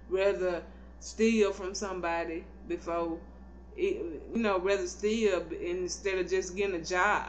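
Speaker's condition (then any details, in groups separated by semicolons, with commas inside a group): Cerebral palsy; not paralyzed, can stand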